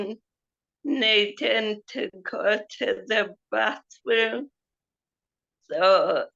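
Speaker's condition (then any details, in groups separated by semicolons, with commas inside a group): Cerebral palsy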